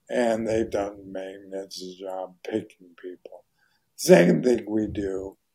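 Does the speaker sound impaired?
Yes: ALS; voice very hoarse.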